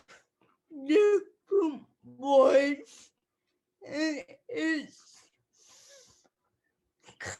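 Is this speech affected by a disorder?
Yes: cerebral palsy; speech affected.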